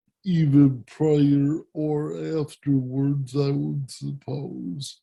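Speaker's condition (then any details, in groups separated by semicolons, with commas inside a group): Cerebral palsy; present from birth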